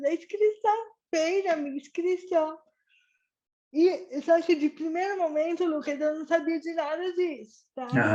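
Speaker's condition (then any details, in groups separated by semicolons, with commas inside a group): Cerebral palsy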